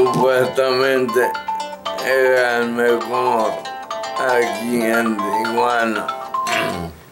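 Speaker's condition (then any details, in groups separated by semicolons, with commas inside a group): Amyotrophic lateral sclerosis; whole-body weakness; nearly two years since onset, worsening, no formal treatment; speech affected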